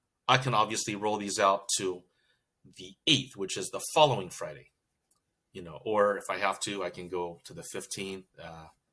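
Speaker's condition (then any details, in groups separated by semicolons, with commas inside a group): No condition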